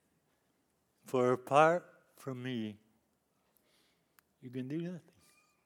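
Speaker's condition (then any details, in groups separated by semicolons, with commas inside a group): Cerebral palsy; lifelong disability since youth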